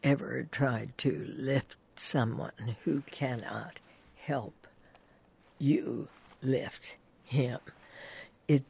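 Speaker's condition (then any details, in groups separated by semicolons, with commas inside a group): Spasmodic dysphonia; dismissed as psychological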